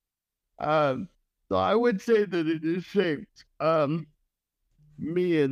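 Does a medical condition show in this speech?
Yes: cerebral palsy.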